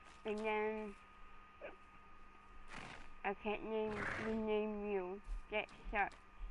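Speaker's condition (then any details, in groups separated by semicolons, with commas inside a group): Cerebral palsy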